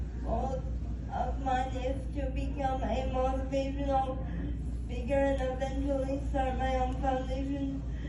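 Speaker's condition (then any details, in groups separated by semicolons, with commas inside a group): Cerebral palsy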